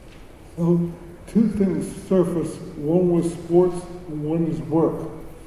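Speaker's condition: Cerebral palsy; speech

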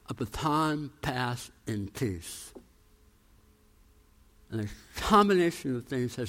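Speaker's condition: Tongue cancer, jaw reconstruction, osteonecrosis of jaw after radiation; mandible bone graft

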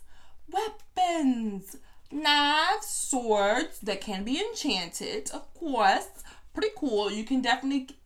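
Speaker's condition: No condition

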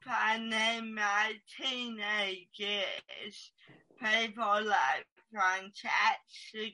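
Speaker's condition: Cerebral palsy; since childhood

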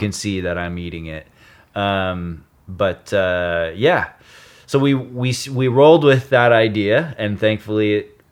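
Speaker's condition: No condition

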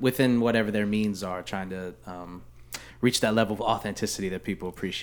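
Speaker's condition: No condition

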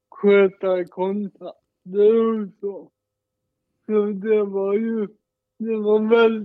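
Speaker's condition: Cerebral palsy, mild

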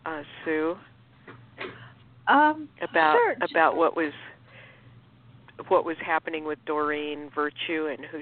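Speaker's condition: No condition

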